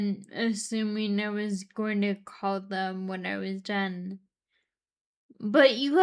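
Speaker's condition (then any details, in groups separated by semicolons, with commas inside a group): Friedreich's ataxia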